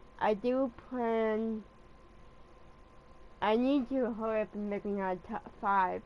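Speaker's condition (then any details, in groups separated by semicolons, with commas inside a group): Cerebral palsy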